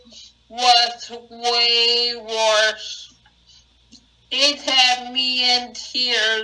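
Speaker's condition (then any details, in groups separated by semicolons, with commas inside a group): Acquired brain injury; cannot talk as before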